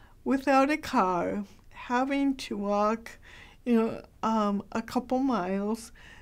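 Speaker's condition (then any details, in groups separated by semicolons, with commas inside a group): Cerebral palsy, mild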